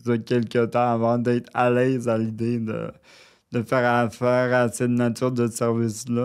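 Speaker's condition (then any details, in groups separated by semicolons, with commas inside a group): Cerebral palsy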